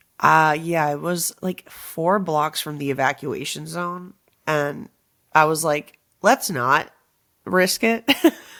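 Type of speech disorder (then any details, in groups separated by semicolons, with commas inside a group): None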